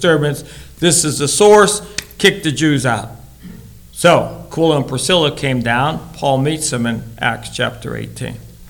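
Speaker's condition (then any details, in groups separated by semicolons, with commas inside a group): No condition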